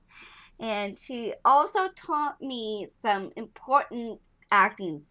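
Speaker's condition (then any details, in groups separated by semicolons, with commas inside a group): Down syndrome; lifelong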